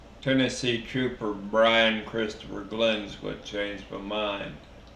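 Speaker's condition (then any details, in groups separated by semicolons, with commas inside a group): Traumatic brain injury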